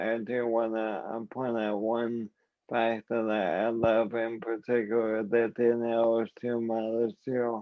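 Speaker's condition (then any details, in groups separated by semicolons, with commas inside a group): ALS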